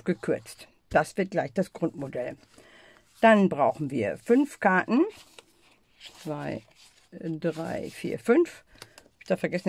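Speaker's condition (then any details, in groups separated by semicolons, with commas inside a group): No condition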